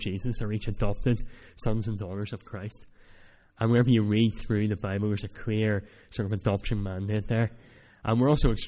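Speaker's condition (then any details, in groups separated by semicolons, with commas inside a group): Cleft palate; cleft palate since childhood; speech not that clear at times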